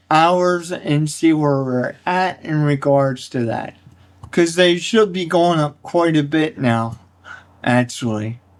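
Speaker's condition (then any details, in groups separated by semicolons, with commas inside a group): Cerebral palsy; only one hand usable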